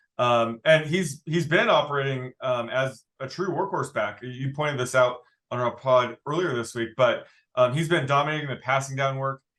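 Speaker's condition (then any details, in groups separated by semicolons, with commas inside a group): No condition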